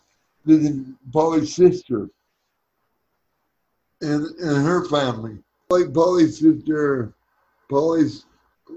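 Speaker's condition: Cerebral palsy; born unconscious with cord around neck

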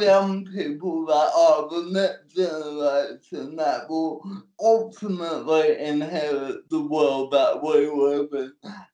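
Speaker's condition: Cerebral palsy; manual wheelchair

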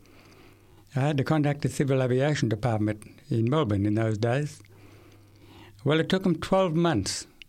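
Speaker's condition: Severe to profound hearing loss, acquired, from meningitis at age 8; uses hearing aids

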